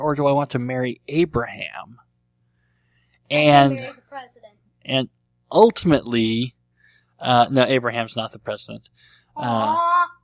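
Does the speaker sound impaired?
Yes: cleft lip and palate; cleft lip and palate since birth, treated as a baby.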